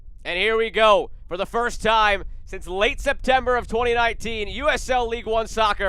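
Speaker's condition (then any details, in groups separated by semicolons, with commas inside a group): No condition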